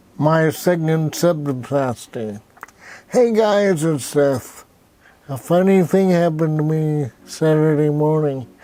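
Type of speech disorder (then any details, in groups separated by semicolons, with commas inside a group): Dysarthria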